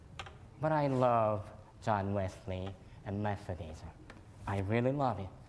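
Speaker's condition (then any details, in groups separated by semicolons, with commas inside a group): Cleft lip and palate; fed formula and cow milk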